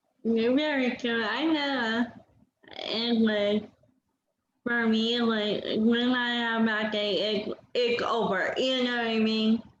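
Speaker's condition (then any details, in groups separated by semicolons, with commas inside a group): Cerebral palsy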